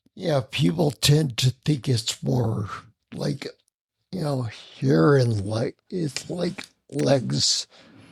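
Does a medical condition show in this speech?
Yes: spinocerebellar ataxia.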